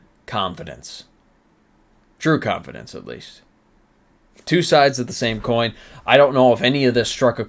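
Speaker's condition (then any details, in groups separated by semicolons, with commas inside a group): No condition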